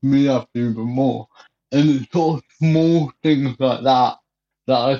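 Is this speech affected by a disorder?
Yes: cerebral palsy; birth complications, breathing stopped, cesarean, incubator, walked fine until 5, then physiotherapy, walking frame, wheelchair; sometimes mistaken for drunk or on drugs, cannot drink from glass, uses straw, blowing breathalyzer hard.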